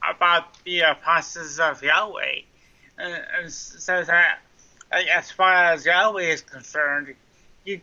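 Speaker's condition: Cerebral palsy, mild; speech impediment, sounds like Wendy's drive-thru speaker box, may sound drunk

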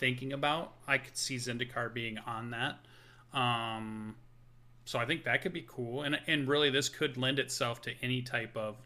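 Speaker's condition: No condition

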